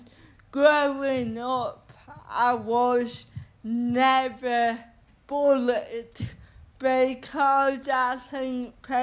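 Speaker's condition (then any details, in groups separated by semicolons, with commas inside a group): Cerebral palsy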